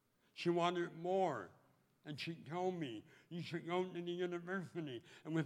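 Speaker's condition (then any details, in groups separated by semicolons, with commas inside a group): Speech impediment; taught tongue movement at 12, voicing with clothespin on nose, mirror under lips, impediment recognizable on radio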